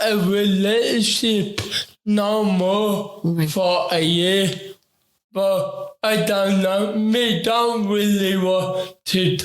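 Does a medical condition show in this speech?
Yes: ataxic cerebral palsy; affects talking.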